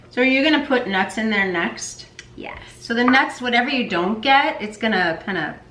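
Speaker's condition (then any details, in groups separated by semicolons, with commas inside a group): No condition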